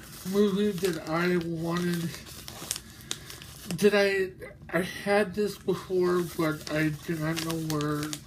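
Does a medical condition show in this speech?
Yes: mobius syndrome.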